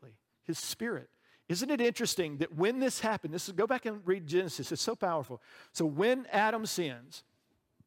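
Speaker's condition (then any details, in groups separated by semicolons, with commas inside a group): No condition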